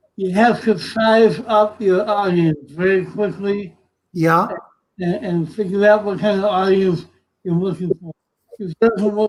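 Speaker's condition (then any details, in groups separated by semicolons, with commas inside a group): Cerebral palsy; from birth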